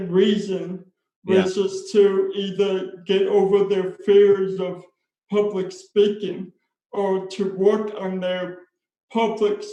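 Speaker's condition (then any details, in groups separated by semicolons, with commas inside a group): Spastic cerebral palsy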